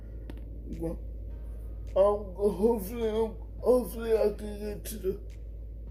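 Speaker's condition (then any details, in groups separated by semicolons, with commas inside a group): Cerebral palsy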